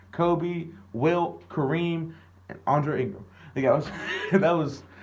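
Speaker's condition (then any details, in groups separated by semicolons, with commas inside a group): No condition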